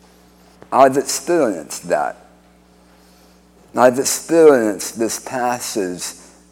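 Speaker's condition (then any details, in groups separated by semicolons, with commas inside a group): Speech impediment after cancer surgery; radiation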